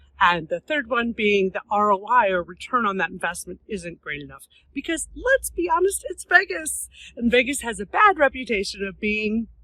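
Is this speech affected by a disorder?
No.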